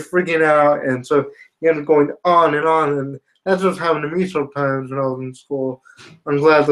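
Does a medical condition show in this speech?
Yes: spastic quadriplegia cerebral palsy; spastic quadriplegic type, some ataxia, since infancy.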